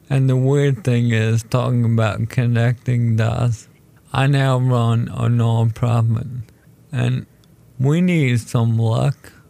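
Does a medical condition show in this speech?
Yes: ALS; told condition is terminal.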